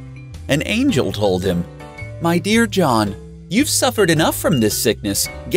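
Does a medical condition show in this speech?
No.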